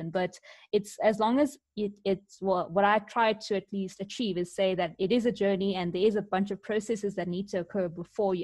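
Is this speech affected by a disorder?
No.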